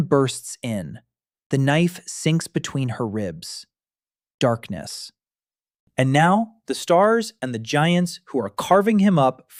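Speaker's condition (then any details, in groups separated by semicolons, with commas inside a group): No condition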